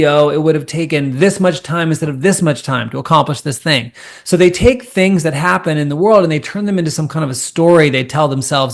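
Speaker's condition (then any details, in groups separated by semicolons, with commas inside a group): No condition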